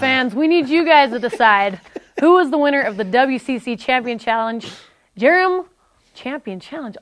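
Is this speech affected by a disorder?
No.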